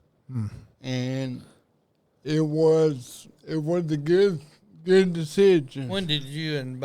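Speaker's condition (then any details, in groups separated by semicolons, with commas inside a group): Cerebral palsy; diagnosed at about age two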